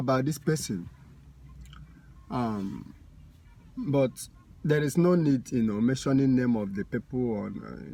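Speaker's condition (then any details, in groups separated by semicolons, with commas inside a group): No condition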